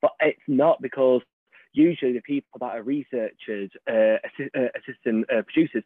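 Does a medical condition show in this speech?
Yes: stammer; stammer since about age 4 to 5, severe in school, speech and language therapy at 16 to 17; less prominent than before, still speaks a bit fast, more prominent in high pressure situations like ordering; stammers on own last name and lemonade, worse speaking fast, fluent in character as Lumiere; here repeated sounds, blocks.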